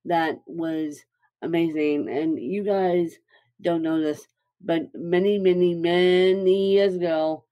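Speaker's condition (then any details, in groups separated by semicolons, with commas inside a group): Cerebral palsy, mixed, moderate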